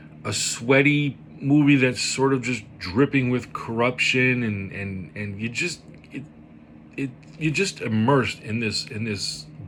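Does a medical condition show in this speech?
No.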